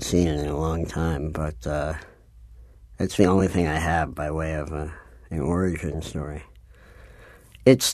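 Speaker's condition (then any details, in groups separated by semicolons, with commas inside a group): Cleft palate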